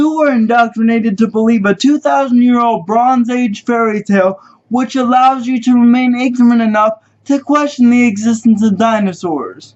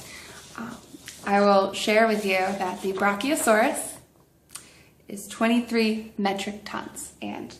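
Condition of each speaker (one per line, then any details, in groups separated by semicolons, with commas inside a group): Cerebral palsy; spastic twitchy movements, wheelchair user; speech somewhat affected, occasional slurring, mostly controlled
No condition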